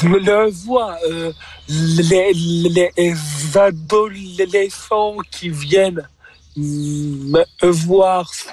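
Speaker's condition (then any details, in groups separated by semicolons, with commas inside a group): Stuttering; described as a speech disorder rather than a handicap; performing stand-up on stage, Jamel Comedy Club clip; stumbles over words mid-act and acknowledges it, voice left unedited; repeated sounds, repeated words, prolonged sounds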